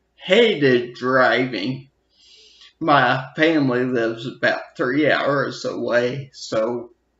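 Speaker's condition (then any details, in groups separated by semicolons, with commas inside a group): Non-traumatic brain injury (abscess)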